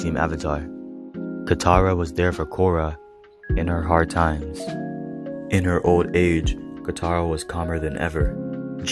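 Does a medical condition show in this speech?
No.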